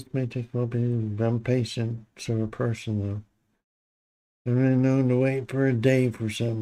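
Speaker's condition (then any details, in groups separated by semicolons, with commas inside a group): Parkinson's disease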